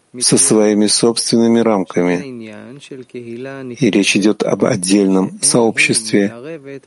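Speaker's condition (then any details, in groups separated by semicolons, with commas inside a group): No condition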